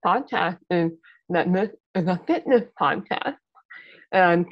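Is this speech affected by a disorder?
Yes: muscular dystrophy; spontaneous mutation, not inherited, present from birth, power wheelchair user, hard of hearing, needs captions; mild speech impairment.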